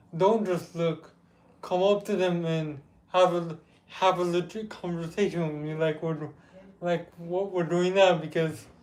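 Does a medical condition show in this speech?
Yes: cerebral palsy; with developmental delay.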